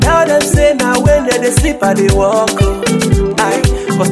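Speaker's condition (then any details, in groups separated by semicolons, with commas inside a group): No condition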